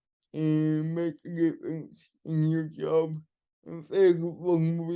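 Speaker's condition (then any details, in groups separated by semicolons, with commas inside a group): Cerebral palsy; wheelchair user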